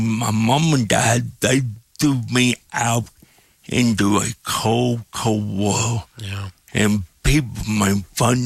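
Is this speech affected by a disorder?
Yes: cerebral palsy.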